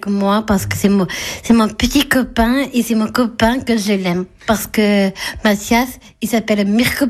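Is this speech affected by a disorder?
Yes: Down syndrome (trisomy 21); described as handicapped; 28 years old.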